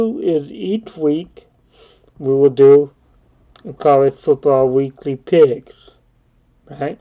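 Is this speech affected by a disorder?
Yes: cerebral palsy.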